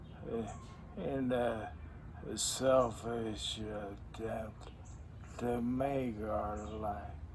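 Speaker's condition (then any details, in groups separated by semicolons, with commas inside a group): ALS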